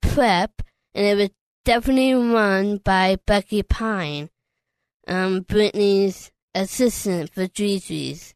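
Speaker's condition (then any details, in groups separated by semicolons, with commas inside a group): Down syndrome; age 24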